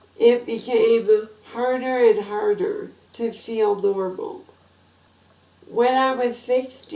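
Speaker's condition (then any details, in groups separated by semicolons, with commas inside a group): Spinal muscular atrophy type 2; type 2, genetic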